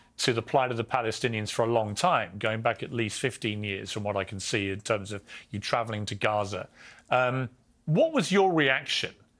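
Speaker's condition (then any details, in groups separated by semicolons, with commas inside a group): No condition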